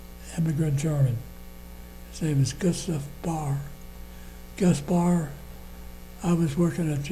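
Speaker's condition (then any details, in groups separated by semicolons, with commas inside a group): Parkinson's disease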